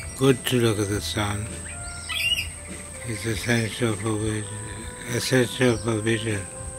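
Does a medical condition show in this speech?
Yes: slurred speech from poisoning.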